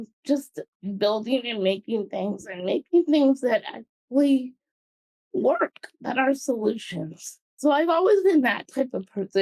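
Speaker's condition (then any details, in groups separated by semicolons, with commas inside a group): Cerebral palsy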